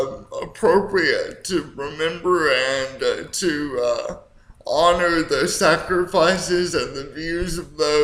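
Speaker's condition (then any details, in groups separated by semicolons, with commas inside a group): Cerebral palsy; speaks slower at times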